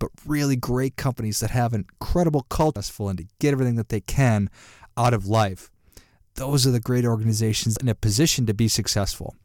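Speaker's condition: No condition

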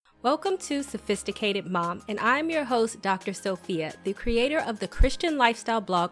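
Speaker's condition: No condition

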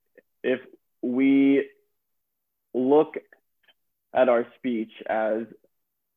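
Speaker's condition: Stuttering; stuttering since around age five, group therapy at school, private therapist in Birmingham, therapy five to 18; still stutters; prolonged sounds, blocks

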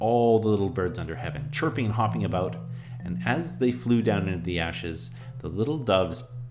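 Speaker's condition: No condition

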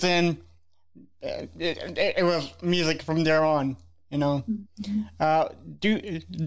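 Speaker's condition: Cerebral palsy; congenital, limited mobility

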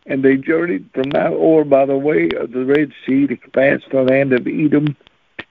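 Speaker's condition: Cerebral palsy; since birth

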